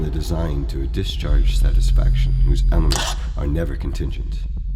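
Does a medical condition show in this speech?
No.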